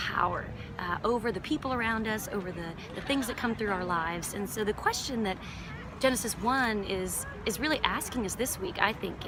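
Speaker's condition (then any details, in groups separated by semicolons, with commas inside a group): No condition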